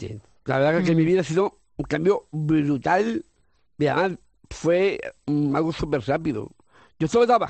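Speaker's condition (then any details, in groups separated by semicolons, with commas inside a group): Down syndrome; congenital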